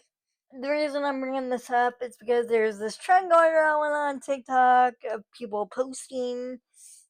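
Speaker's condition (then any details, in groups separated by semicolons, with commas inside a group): Cerebral palsy, spastic; from birth, muscle spasms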